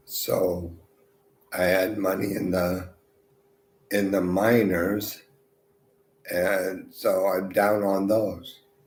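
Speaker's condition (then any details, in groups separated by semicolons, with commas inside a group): Multiple sclerosis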